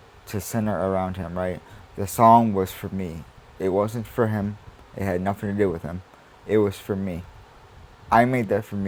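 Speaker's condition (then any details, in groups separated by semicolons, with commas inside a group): Cerebral palsy; sometimes stops talking due to spasm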